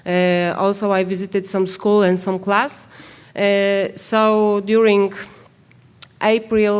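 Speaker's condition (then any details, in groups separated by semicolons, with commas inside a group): No condition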